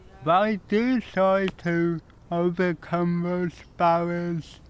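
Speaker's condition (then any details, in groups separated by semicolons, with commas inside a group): Cerebral palsy; speech improved over time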